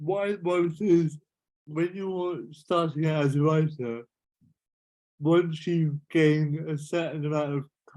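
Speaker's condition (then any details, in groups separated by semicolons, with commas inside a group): Cerebral palsy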